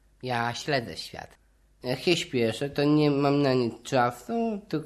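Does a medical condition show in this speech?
Yes: Down syndrome; intellectual disability, intermittent memory lapses, difficulty with arithmetic and counting money; turning 28 this year.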